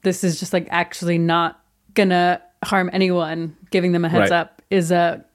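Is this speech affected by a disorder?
No.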